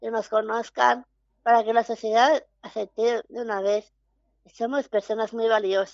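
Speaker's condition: Down syndrome; interviewed by telephone

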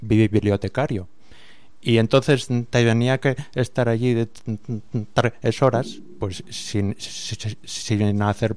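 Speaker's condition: Stuttering; blocks and repetitions, audible stuttering while speaking on radio; repeated sounds, prolonged sounds

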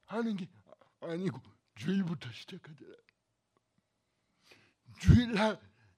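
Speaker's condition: Cerebral palsy; bent body

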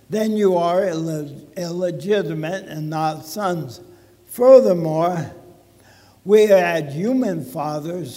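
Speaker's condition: ALS (Lou Gehrig's disease); soft voice

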